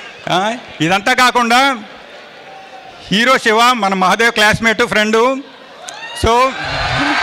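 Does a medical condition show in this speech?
No.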